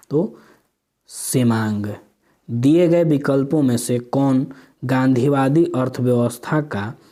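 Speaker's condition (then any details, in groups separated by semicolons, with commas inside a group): No condition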